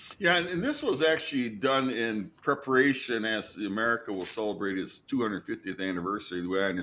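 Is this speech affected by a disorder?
No.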